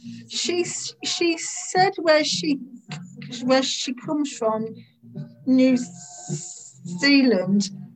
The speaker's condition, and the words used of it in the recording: Stuttering. We don't really talk about it because it's funny because I'm so calm, I'm so relaxed. I hardly stammer.